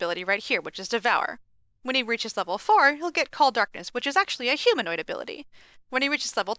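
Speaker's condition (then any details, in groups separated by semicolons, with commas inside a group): No condition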